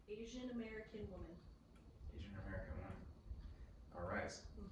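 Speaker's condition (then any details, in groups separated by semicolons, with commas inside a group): No condition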